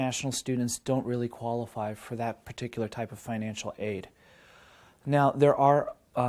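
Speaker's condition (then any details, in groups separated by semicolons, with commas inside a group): No condition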